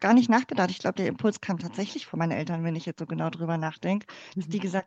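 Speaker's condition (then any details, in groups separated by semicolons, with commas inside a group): Cleft palate; congenital, infant feeding difficulty, mother's fingers closed palate for feeding, palate later closed, GDR doctors unsure; speaking in front of class and using voice for speaking never felt easy, sang a lot instead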